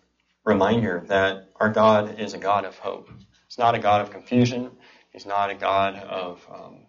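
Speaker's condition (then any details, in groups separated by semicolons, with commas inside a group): Cleft palate and cleft lip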